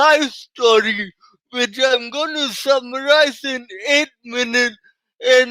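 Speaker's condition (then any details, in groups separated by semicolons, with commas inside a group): Cerebral palsy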